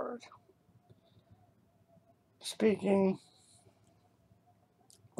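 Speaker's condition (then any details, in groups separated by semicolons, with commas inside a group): Cerebral palsy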